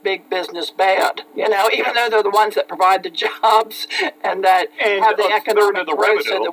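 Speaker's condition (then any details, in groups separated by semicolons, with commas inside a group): No condition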